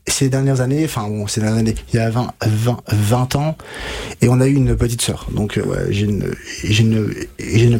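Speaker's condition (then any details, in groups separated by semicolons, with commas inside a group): Stuttering; onset age 5 to 6, severe from age 5 to 20, untreated in childhood; blocks and repetitions, formerly could not finish a sentence without blocking; repeated sounds, prolonged sounds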